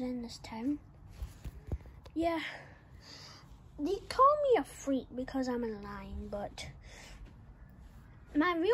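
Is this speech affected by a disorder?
No.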